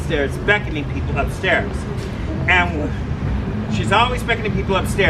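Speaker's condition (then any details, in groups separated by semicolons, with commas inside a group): No condition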